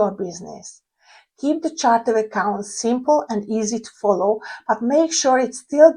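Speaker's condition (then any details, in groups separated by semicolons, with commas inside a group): No condition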